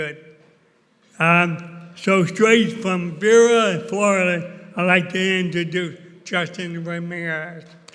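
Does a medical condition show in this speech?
Yes: ALS; diagnosed about 17 years ago.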